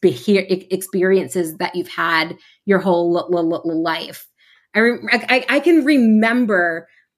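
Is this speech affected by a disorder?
Yes: stuttering; variable stuttering, formerly preoccupied with which words would be easier to say, helped by stuttering community; amount of stuttering, feeling stuck and physical tension fluctuate, stutters openly; here repeated sounds.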